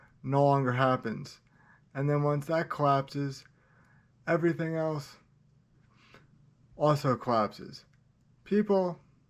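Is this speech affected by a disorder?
Yes: cerebral palsy, spastic.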